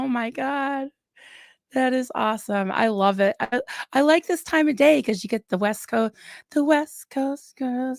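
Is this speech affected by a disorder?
No.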